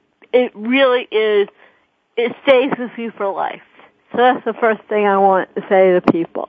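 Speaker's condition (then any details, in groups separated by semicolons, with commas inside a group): Cerebral palsy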